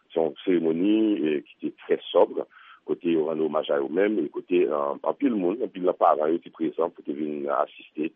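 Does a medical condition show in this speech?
No.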